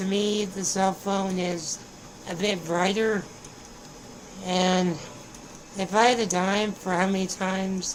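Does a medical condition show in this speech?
Yes: spinal muscular atrophy.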